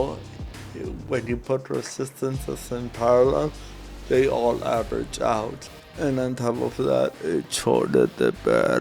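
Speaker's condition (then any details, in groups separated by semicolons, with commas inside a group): Cerebral palsy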